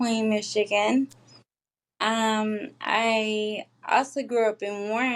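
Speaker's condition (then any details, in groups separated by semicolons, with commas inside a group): Traumatic brain injury; accident, injury at age 24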